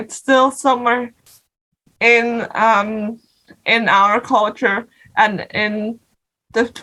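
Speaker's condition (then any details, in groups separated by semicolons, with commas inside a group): Cerebral palsy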